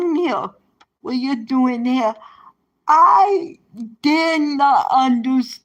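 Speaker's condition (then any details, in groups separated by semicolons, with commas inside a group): Cerebral palsy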